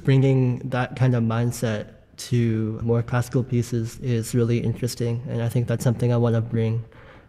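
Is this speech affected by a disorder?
Yes: bilateral cleft lip and palate; congenital, childhood operations by Dr. Mulliken at Boston Children's.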